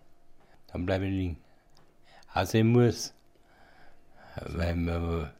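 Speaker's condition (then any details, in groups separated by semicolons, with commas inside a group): Parkinson's disease, rigidity-dominant; rigor-dominant Parkinson's, onset mid-1990s, diagnosed at 50 by Munich specialist, deep brain stimulator implanted; tablets every four hours, reduced dose after brain pacemaker, sudden muscle stiffness episodes; speaks slower, earlier could not hold voice or tone, saw speech therapist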